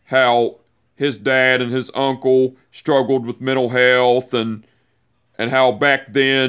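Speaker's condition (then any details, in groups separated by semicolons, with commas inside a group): No condition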